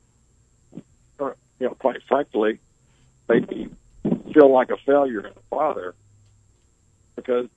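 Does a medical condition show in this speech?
Yes: ALS; at least 17 years since onset; able to speak and communicate clearly, slower pace, communicating takes more time due to ventilator.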